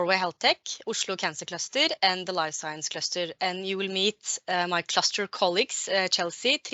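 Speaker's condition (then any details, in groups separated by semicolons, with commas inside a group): No condition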